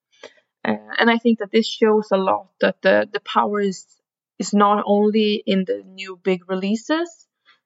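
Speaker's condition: No condition

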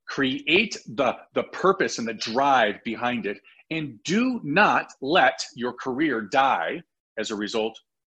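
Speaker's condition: No condition

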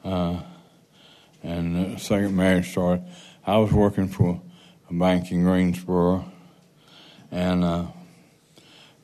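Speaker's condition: Parkinson's; unsteady standing with risk of falling

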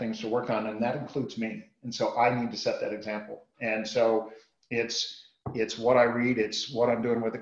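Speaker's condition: No condition

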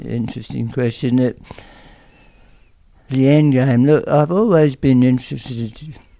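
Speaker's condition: Tongue cancer, aggressive; radiotherapy and chemotherapy

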